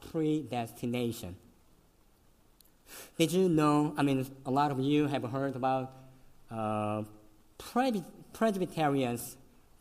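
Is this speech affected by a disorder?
Yes: cleft lip and palate; congenital, severe.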